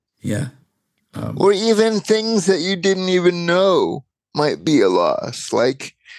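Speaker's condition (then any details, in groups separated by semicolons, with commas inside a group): Cerebral palsy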